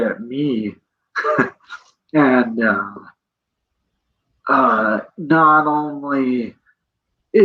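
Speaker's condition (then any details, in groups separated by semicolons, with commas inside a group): Cerebral palsy; present from birth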